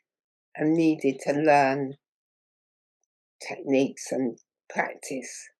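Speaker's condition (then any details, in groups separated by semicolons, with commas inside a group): Muscular dystrophy; progressive muscle wasting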